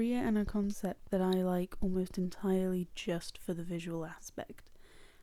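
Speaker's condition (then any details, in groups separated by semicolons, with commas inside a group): No condition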